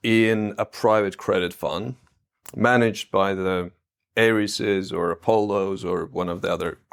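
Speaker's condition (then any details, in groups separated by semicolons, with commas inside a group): No condition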